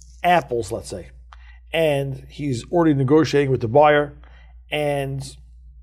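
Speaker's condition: No condition

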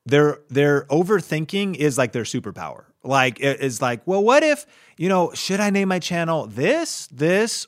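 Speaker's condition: No condition

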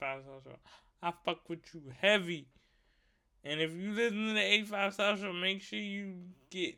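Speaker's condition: Cerebral palsy; wheelchair user; fluent, no slur, not slow, sounds loud when passionate

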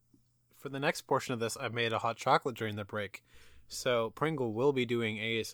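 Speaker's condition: No condition

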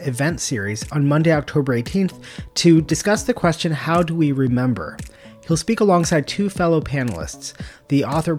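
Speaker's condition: No condition

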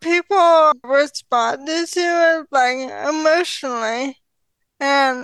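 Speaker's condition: ALS; diagnosed at age 33, slower progression than expected, power in legs not arms

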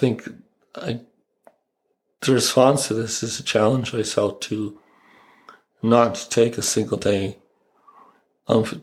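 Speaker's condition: ALS; father Bob Snow died of ALS, right hand and forearm affected, left hand partly weak, feeding tube, clinical trial drug; 2.5 years since diagnosis, earlier nine-month plateau ended, recent pneumonia with breathing concerns; tongue affected but unchanged, predicted speech loss within a year not happened, voice changed, sounds older, voice challenges at work

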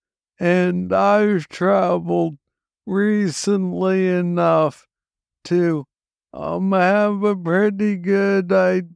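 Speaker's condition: Parkinson's disease, young onset; diagnosed age 35

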